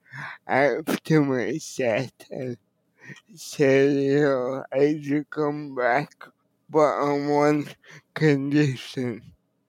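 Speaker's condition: Cerebral palsy; wheelchair user

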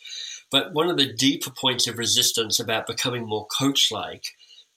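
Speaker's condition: Cleft lip and palate; orthodontic treatment

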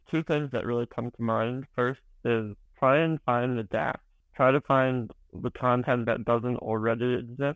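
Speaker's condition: Spinal muscular atrophy

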